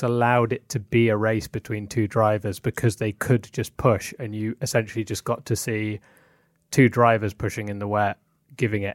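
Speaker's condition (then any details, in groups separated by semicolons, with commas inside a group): No condition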